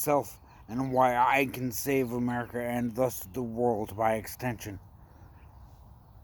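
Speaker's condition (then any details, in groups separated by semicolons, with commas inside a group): Brain injury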